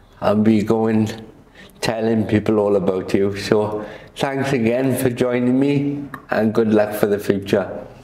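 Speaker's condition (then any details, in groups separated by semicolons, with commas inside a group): Cerebral palsy; quadriplegic form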